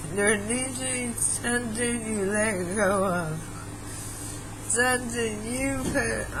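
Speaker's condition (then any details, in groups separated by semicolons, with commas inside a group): Throat cancer radiation damage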